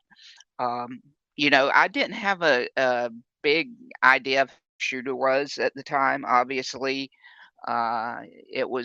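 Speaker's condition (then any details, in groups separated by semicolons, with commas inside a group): No condition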